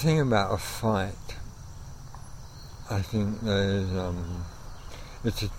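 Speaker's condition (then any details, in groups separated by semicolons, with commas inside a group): ALS; progressive incurable, first sign trouble playing guitar, left arm affected, will eventually destroy movement and breathing; voice already affected by condition, used to be fairly soft-spoken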